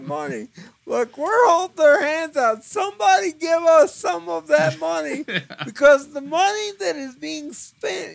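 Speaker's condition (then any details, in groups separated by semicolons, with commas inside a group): Cerebral palsy; eyes wander, trouble focusing eyes, difficulty focusing in VR, wears eyewear partly because of wandering eyes; eyes appear to look up as if about to pass out when thinking or talking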